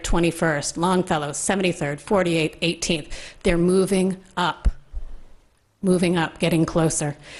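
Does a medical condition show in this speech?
No.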